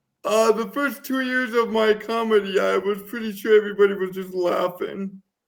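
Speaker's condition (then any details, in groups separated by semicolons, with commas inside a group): Cerebral palsy; voice affected by condition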